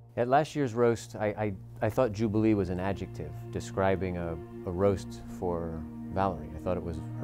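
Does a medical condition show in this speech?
No.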